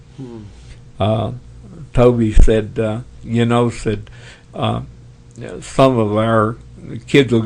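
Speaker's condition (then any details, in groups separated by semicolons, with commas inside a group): Parkinson's; tremors as early symptom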